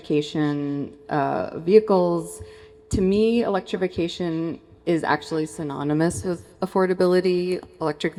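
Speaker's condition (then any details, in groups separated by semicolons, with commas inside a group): No condition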